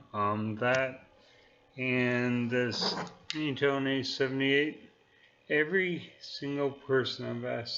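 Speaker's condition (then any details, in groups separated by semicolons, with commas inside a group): Neurological disease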